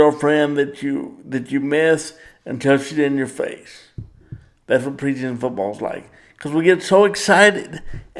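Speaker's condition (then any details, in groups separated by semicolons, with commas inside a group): Cerebral palsy; power wheelchair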